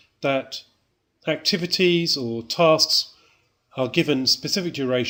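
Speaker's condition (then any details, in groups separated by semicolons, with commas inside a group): No condition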